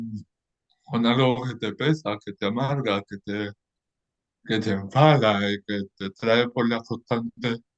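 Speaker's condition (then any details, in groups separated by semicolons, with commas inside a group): Cerebral palsy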